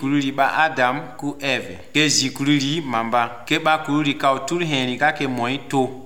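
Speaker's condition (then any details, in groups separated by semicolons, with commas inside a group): No condition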